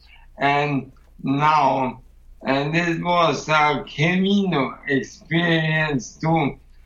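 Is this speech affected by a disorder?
Yes: ALS; progressive muscle weakness first noticed doing push-ups, initially blamed on accident; weight loss, falls, trouble using hands and arms, can no longer write; sounds drunk to strangers, voice weakened and more bubbling since Camino, wife Steffi helps explain.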